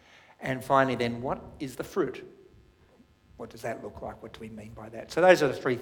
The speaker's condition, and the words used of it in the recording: None; typical speech.